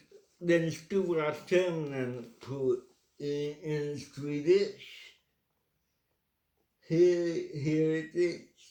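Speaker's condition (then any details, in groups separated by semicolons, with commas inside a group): Cerebral palsy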